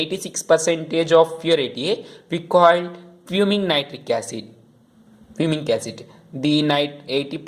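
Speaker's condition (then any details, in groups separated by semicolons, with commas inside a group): No condition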